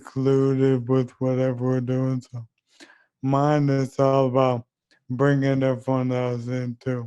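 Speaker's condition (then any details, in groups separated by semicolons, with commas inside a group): ALS; leg onset, speech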